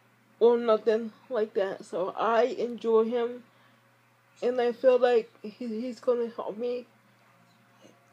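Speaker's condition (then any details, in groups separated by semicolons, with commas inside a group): Speech impairment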